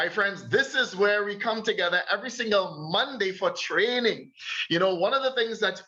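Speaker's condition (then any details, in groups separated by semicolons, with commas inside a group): No condition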